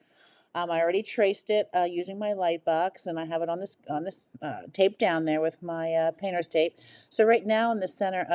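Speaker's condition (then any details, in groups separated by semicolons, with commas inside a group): No condition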